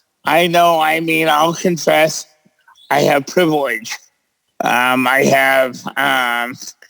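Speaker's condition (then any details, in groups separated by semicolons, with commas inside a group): Cerebral palsy; present since birth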